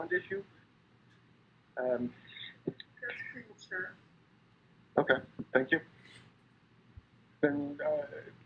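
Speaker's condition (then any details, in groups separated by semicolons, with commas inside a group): No condition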